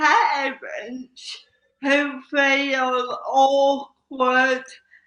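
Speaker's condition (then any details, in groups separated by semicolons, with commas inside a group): Cerebral palsy; slow speech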